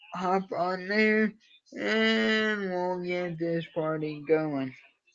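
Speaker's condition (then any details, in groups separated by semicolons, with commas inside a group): Cerebral palsy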